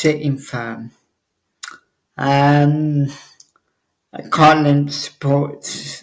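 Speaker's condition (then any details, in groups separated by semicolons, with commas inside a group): Cerebral palsy; obvious speech impediment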